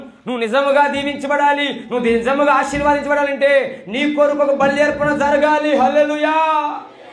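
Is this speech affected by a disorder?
No.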